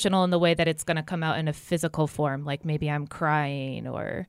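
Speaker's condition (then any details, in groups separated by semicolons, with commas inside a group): No condition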